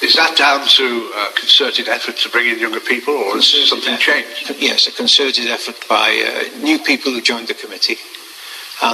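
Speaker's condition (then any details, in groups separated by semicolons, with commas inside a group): No condition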